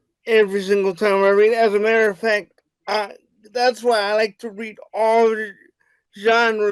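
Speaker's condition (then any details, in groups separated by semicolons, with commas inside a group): Cerebral palsy; unstable voice pitch, speech-to-text struggles, childhood speech therapy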